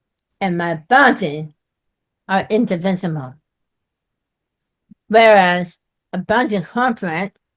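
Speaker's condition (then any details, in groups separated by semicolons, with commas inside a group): Myasthenia gravis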